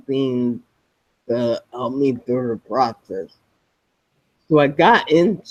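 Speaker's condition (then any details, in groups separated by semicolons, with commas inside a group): Spinocerebellar ataxia type 7, SCA7; diagnosed several years ago, no wheelchair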